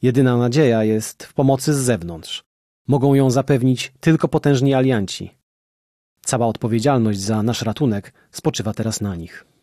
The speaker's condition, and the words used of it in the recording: None; typical speech.